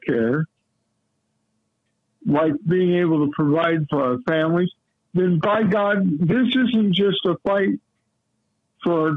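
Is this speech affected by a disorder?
Yes: cerebral palsy; lifelong.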